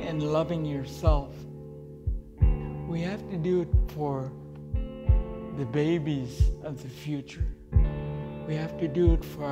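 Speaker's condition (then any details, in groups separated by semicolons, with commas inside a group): Cerebral palsy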